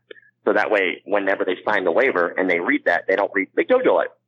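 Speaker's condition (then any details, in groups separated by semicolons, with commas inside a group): Cleft palate; congenital cleft palate, mouth, ear, nose and throat structure differ from most people, cannot blow up balloon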